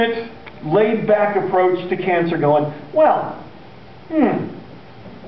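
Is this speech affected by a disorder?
No.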